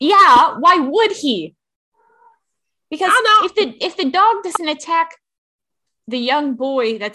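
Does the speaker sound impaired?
No.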